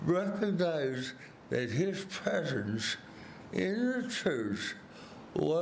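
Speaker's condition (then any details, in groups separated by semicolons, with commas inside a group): Cerebral palsy; lifelong; speaks slowly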